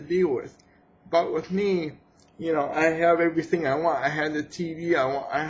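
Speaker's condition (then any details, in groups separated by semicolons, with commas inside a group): Cerebral palsy; has had surgery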